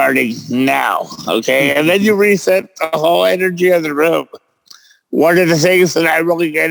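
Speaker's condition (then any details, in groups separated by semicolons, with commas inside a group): Cerebral palsy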